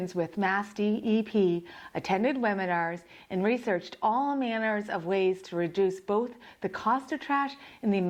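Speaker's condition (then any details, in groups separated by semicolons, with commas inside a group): No condition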